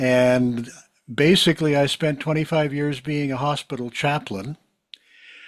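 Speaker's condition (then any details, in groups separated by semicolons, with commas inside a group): No condition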